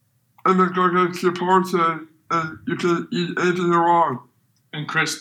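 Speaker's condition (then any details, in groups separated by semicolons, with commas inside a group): Down syndrome; balance difficulty affecting cycling, fallen four times since starting bike riding three years ago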